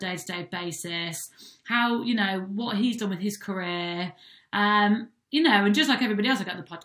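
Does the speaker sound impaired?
No.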